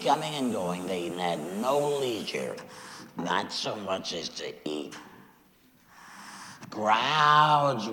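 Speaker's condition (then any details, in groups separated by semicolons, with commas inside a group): Laryngectomy after throat cancer; likened to kazoo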